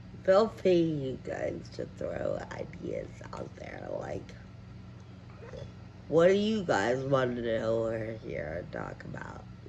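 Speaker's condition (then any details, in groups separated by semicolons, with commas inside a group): Friedreich ataxia, severe; some control of all limbs, lacks fine motor control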